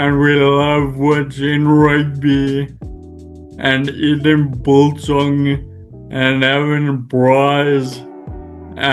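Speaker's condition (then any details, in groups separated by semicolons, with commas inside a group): Friedreich's ataxia; spasticity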